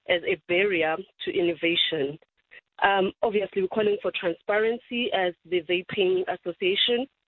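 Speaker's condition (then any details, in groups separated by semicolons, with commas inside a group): No condition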